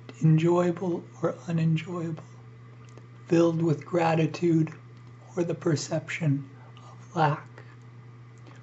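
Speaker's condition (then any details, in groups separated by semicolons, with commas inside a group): ALS; breathing increasingly difficult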